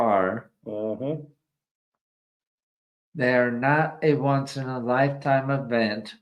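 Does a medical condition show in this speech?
Yes: ALS.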